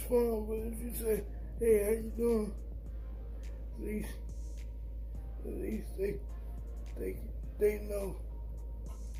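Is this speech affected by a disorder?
Yes: cerebral palsy.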